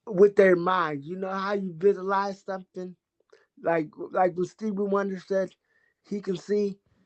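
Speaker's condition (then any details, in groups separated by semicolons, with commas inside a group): Cerebral palsy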